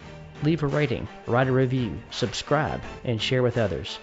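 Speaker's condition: No condition

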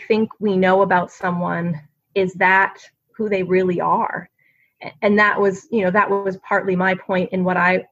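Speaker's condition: No condition

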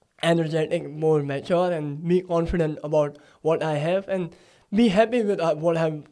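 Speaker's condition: Cleft palate; recent nose surgery

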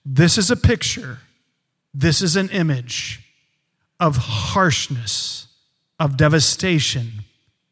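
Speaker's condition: No condition

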